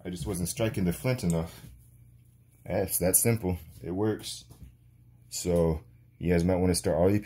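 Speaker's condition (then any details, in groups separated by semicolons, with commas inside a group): No condition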